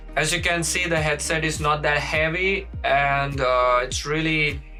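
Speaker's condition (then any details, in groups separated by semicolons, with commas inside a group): No condition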